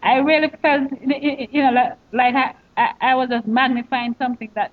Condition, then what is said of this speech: Stuttering. Well, I choose not to at that point because I am, you know, upset. I stutter more, and I really, you know, do not want to make the situation worse.